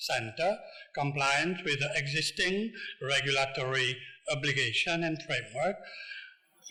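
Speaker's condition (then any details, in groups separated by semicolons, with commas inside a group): No condition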